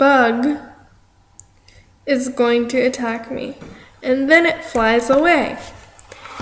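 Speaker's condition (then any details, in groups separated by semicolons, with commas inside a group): Cerebral palsy; affects arm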